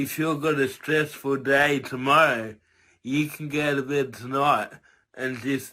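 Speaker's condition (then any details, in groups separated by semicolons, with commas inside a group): Cerebral palsy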